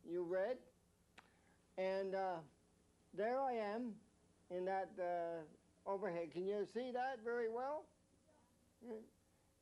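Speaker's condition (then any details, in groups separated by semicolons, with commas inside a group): Mild cerebral palsy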